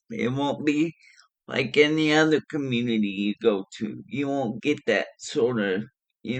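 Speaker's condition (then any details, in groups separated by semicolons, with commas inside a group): Cerebral palsy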